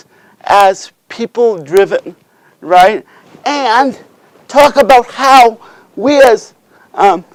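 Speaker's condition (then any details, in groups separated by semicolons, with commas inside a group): Cerebral palsy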